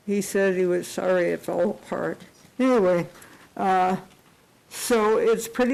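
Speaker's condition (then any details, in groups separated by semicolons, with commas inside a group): Cerebral palsy; unable to type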